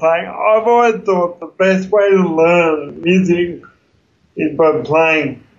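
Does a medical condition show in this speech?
Yes: cerebral palsy; congenital, wheelchair user.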